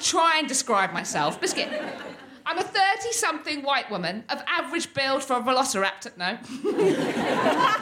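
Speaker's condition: Tourette's syndrome; frequent shouted vocal tics, involuntary swearing, random phrases, cannot stay on script

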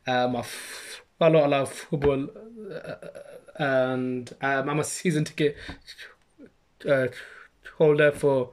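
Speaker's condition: Stammer; stammer since childhood, spoke little when young to hide it; struggles to say own name, slow to get out, less stammering with put-on Birmingham accent or exaggerated speech; prolonged sounds

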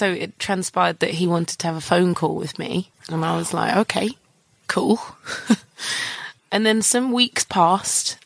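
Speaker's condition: No condition

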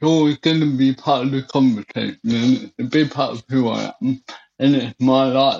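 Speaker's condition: Cerebral palsy; wheelchair

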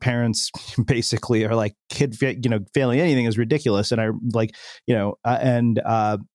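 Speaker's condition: No condition

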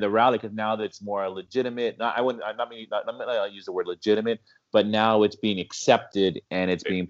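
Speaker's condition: No condition

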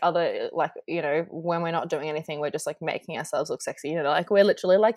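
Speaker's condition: No condition

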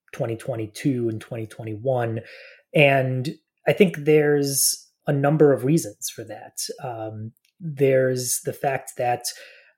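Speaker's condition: No condition

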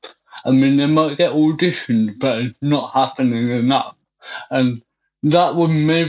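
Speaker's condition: Cerebral palsy; wheelchair

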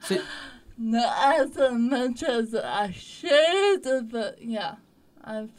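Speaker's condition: Cerebral palsy; hikes

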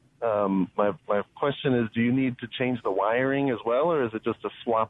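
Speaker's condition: No condition

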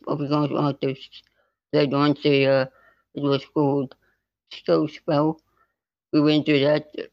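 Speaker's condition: Spinal muscular atrophy type 2; neuromuscular

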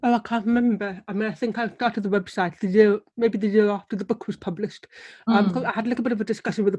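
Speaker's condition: Deafness; relies on lip reading

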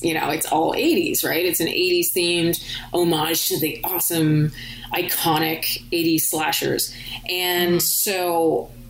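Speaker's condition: No condition

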